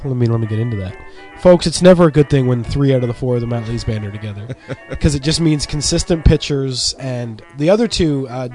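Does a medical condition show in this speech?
No.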